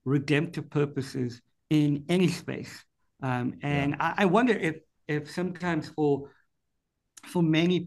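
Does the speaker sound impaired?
Yes: cleft palate; congenital cleft palate, speech and hearing impaired since birth, difficult childhood development; speech and hearing both still impaired; speech impediment.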